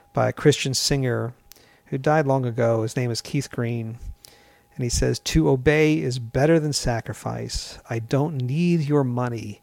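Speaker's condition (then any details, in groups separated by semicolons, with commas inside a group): No condition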